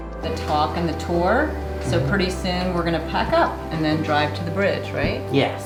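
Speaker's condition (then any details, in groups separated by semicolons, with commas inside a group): No condition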